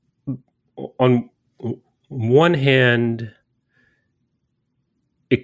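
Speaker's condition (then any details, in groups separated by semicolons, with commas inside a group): Stuttering; lifelong, concealed with avoidance until four years ago, later attended Friends convention, NSA meetings; coping mechanisms and workarounds; blocks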